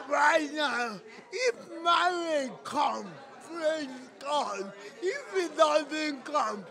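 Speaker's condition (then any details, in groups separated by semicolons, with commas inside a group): Cerebral palsy; from two months, poor head control, stiff crossing legs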